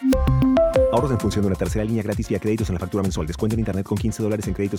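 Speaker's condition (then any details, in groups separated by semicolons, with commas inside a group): No condition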